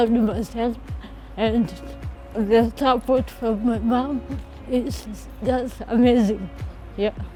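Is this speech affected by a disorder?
Yes: cerebral palsy; since birth.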